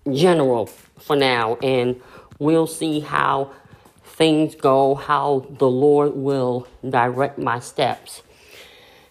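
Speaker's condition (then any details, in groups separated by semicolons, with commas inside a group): Cleft lip and palate; surgically repaired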